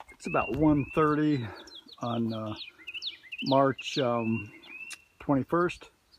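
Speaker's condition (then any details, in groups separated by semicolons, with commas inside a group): No condition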